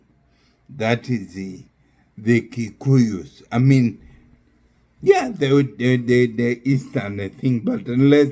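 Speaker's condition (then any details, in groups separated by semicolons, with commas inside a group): Neurological disease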